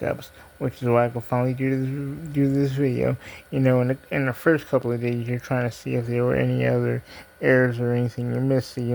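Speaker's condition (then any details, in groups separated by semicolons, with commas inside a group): Cerebral palsy; diplegia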